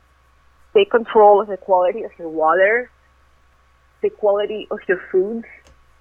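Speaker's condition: No condition

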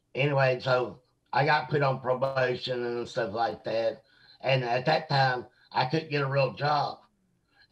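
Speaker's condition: Mosaic Down syndrome; age 56

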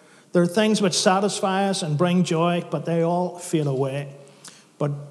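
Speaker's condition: No condition

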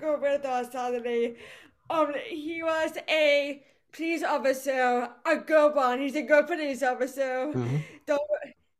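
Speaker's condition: Cerebral palsy; voice affected, speaks with accent

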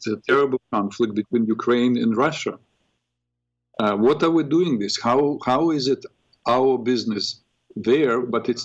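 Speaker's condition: No condition

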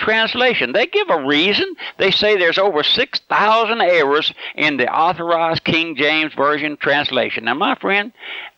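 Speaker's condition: No condition

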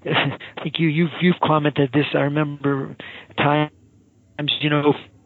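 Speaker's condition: Stuttering; stuttering since age 4, gigantic obstacle in high school; repeated words, blocks

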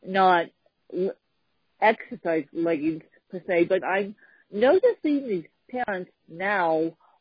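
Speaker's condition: Cerebral palsy; foot surgery

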